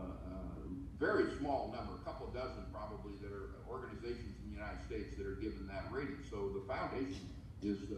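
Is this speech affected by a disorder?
No.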